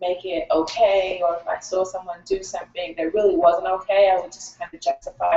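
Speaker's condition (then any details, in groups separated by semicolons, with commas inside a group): No condition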